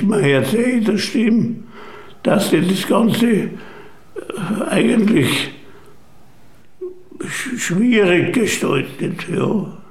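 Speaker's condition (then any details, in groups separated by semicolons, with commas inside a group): Stroke; stroke of unknown cause, despite daily walking and healthy diet; voice affected, interview strongly shortened to spare voice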